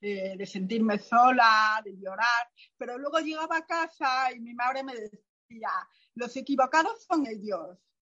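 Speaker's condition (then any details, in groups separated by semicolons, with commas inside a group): Profound bilateral hearing loss, post-meningitis profound bilateral sensorineural hearing loss; profound bilateral hearing loss from meningitis at four, cochlear implant at 30, earlier limited hearing aid; flat audiogram, hears nothing without implant, other ear unusable, second implant planned at Sierga, masks hinder; speech surprises people given deafness, childhood speech therapy abroad, relies on lip reading and facial gestures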